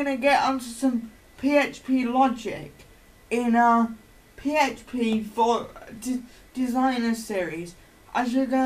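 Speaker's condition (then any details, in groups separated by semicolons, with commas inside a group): Cerebral palsy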